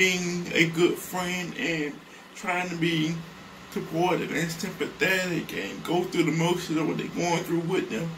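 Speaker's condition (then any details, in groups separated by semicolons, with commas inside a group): Cerebral palsy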